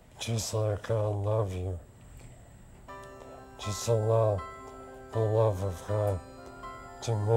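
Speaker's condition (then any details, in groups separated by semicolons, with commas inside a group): Lou Gehrig's disease; onset index finger, spread to left hand, arm, neck, feeding tube, tracheostomy; 13 years since diagnosis, neck brace, ventilator via tracheostomy, no hand use; swallowing and speaking affected last, voice affected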